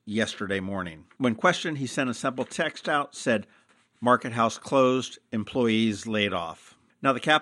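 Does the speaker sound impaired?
No.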